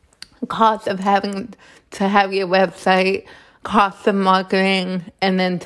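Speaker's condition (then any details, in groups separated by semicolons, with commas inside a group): Cerebral palsy; born two months premature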